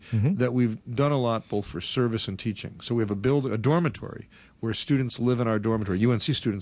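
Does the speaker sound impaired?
No.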